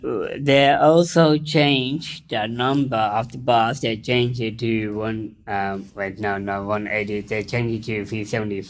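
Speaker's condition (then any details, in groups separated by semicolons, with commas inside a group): Down syndrome; intellectual disability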